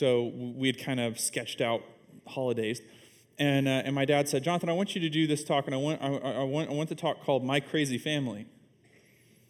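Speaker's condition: No condition

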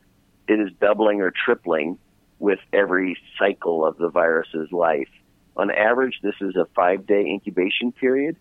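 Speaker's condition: No condition

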